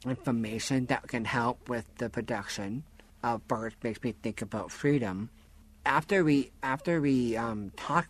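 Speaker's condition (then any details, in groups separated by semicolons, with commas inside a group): Down syndrome; disability since childhood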